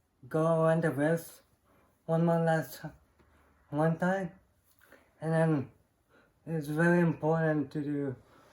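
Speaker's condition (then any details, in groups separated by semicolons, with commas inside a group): Cerebral palsy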